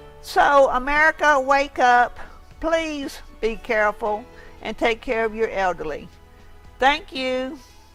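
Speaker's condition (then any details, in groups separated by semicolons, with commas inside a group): No condition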